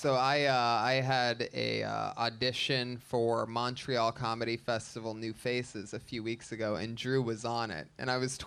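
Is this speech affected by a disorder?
No.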